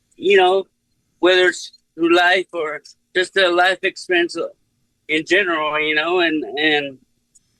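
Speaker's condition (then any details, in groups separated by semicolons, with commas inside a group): Cerebral palsy; speech unaffected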